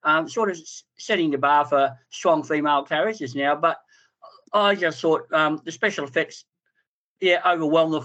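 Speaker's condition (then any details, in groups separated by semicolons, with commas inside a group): Cleft palate and lip; congenital cleft palate and lip, plastic surgery and dental work over first 14 years, Royal Children's Hospital; speech therapy in childhood at Royal Children's Hospital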